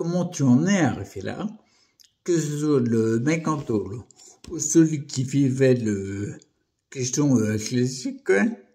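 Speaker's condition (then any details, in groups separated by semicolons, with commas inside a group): Primary progressive multiple sclerosis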